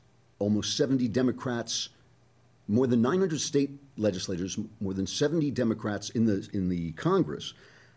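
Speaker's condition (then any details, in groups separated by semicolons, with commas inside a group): No condition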